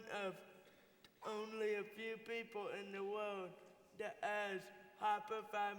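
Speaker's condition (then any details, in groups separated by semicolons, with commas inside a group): Cerebral palsy; from birth, uses wheelchair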